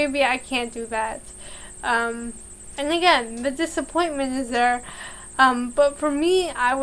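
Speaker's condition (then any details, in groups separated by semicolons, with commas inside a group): Cerebral palsy, mild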